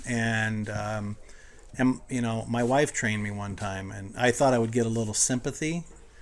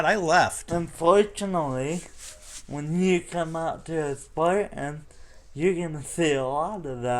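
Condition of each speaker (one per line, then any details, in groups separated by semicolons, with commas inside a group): No condition
Cerebral palsy; tone and spasticity, wheelchair most of life; breathing work to loosen tight body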